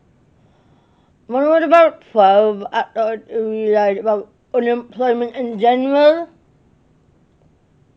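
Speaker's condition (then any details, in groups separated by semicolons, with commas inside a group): Cerebral palsy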